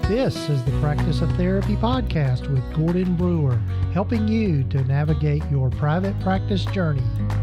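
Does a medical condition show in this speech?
No.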